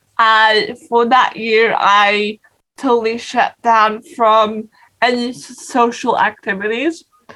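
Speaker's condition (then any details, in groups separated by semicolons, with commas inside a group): Cerebral palsy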